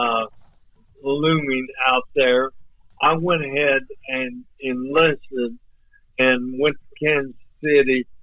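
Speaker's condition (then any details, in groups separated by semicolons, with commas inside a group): ALS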